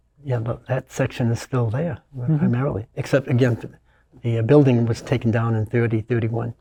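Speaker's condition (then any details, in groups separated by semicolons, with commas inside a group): No condition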